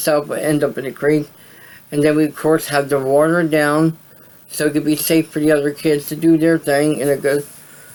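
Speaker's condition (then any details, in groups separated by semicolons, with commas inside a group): Cerebral palsy; voice sound affected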